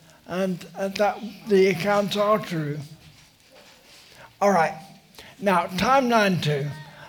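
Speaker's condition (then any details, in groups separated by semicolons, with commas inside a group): Motor neurone disease; uses wheelchair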